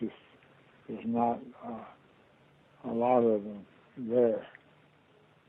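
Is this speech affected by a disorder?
Yes: Parkinson's disease.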